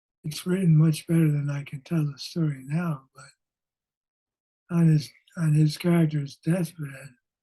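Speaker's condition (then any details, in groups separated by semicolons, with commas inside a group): Parkinson's disease; lost former character voice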